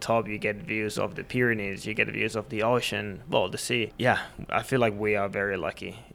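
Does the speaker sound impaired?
No.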